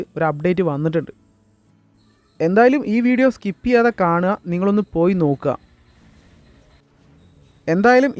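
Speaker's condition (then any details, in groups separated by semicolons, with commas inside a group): No condition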